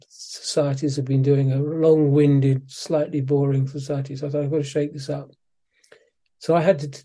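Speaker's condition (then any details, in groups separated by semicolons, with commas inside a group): Parkinson's disease; suspected for a while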